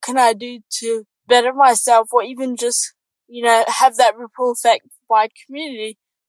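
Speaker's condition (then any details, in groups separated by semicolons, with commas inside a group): Cerebral palsy; born in New Zealand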